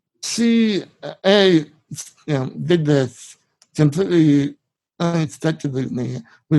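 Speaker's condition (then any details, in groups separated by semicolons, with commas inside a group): Spinal muscular atrophy; genetic, from birth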